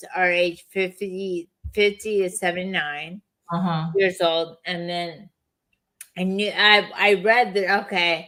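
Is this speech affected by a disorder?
Yes: chronic lyme disease; voice and speech unclear.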